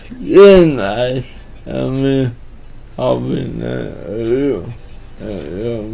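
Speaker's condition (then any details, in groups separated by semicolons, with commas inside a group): Cerebral palsy; one hand affected; atypical speech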